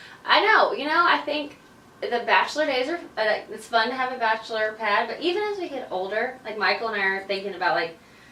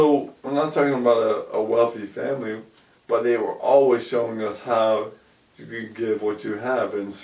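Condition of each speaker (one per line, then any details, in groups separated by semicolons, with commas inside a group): No condition
ALS; about 2 years since onset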